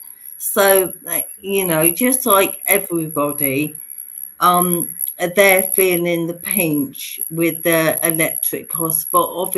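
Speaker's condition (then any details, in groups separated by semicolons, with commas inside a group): Motor neurone disease; bulbar onset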